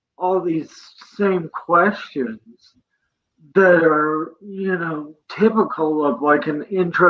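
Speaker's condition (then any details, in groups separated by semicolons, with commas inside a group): Cerebral palsy; present from birth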